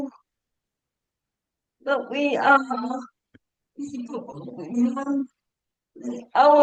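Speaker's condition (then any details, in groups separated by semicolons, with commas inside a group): Cerebral palsy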